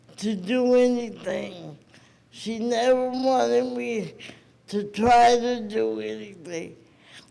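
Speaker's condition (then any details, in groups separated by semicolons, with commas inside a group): Cerebral palsy; present from birth, premature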